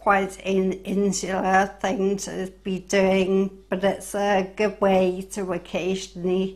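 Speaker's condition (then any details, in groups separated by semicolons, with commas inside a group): Brain injury; hit by car, ataxic gait; 6 weeks coma, 8.5 months hospital, severe fatigue; no speech after injury, relearned speaking completely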